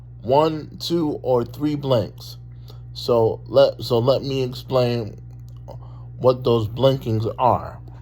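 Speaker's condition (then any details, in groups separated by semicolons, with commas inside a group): Cerebral palsy; from birth, paraplegic; talks very well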